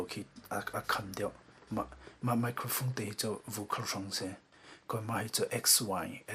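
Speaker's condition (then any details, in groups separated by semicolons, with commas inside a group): No condition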